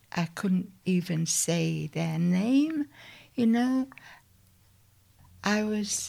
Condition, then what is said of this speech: Aphasia. She still has aphasia, but it's much more mild now.